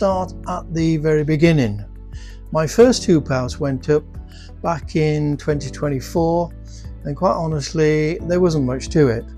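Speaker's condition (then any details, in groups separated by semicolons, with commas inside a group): No condition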